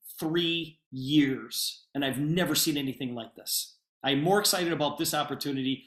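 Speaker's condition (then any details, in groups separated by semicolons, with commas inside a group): No condition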